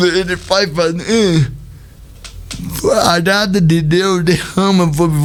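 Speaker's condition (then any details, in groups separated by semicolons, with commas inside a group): Cerebral palsy; speech not normal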